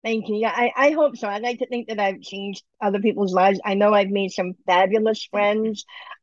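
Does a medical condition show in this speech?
Yes: bilateral cleft lip and palate; congenital, about 20 surgeries from 3 months to mid-20s, two upper jaw bone grafts, skin grafts, plastic surgery; surgeries needed to function normally with eating, speaking, drinking.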